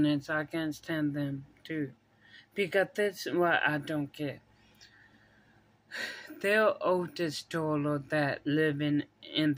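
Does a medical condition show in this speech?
Yes: mild cerebral palsy.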